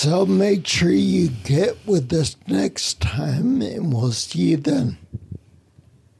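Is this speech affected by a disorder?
Yes: spinocerebellar ataxia; speech impediment.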